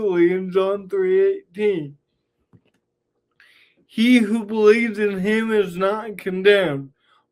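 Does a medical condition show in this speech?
Yes: cerebral palsy.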